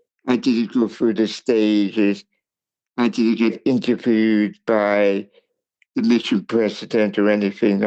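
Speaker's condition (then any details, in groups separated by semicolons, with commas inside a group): Cerebral palsy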